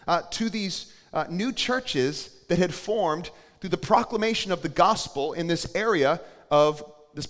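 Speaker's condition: No condition

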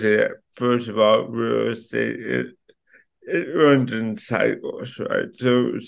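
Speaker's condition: Cerebral palsy; affects speech

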